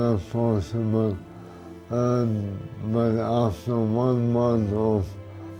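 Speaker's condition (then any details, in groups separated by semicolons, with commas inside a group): MND/ALS; poor speech at onset, slow speech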